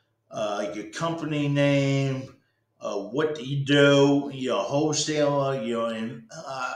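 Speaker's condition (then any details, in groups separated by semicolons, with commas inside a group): Cerebral palsy; speech may sound drunk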